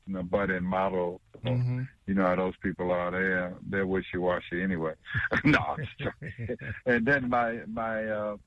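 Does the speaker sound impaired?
No.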